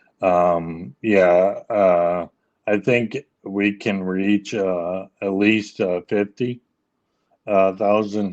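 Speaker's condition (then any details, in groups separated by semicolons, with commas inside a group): ALS; leg onset, later arm weakness; speech issues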